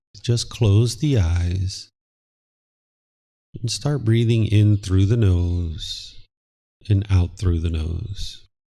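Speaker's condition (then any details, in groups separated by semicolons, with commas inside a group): No condition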